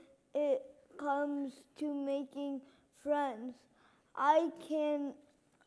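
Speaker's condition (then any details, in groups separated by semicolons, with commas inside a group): Cerebral palsy; left hand and left side affected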